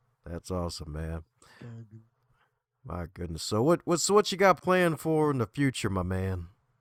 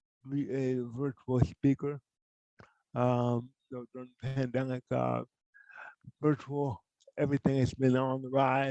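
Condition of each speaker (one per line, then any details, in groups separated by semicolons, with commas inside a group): No condition
Cerebral palsy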